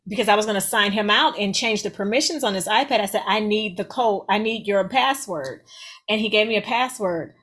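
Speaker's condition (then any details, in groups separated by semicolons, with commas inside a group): No condition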